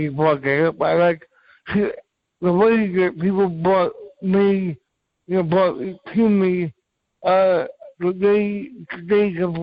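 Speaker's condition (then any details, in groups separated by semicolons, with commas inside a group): Cerebral palsy; from birth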